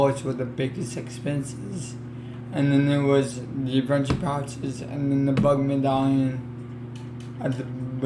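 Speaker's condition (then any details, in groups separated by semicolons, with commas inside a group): Cerebral palsy; affects legs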